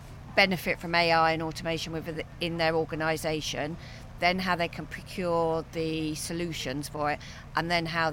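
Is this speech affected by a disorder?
No.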